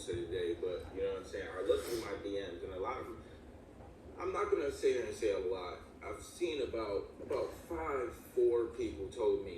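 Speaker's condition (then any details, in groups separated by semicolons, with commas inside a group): No condition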